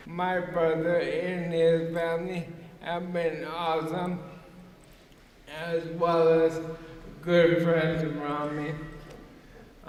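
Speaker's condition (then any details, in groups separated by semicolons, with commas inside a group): ALS; about two years since diagnosis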